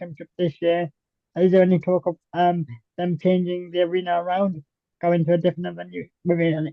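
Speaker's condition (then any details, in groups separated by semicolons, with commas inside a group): Cerebral palsy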